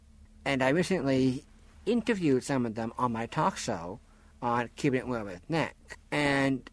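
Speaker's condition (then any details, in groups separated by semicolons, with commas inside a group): Down syndrome; disability since childhood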